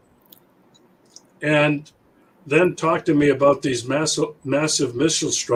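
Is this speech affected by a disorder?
No.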